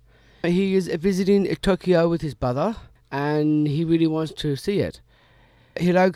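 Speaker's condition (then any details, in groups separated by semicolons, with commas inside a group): Down syndrome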